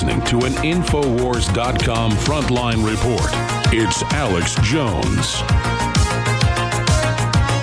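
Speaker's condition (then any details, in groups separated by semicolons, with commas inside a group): No condition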